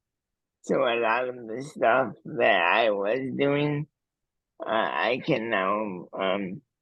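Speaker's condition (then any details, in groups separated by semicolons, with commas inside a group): Cerebral palsy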